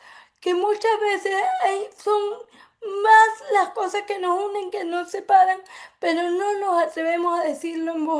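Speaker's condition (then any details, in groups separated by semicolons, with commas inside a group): Cerebral palsy; affects speech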